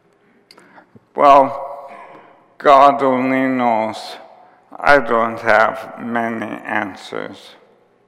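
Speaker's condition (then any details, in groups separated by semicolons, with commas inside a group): ALS; onset with tiredness and clumsiness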